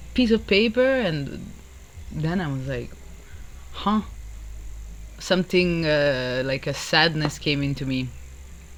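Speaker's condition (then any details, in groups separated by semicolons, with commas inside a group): No condition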